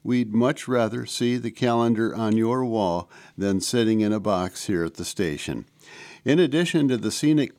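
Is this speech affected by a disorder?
No.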